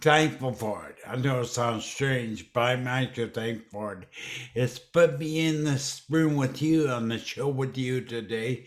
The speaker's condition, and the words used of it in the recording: Dysarthria. Sorry, I have a swallow deficit.